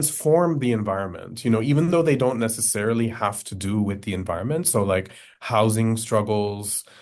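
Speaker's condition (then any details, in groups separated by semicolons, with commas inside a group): No condition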